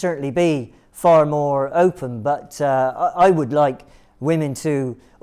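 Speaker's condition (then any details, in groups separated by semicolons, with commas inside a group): No condition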